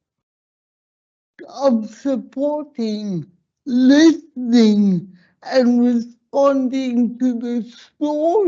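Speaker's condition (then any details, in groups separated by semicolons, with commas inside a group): Slurred speech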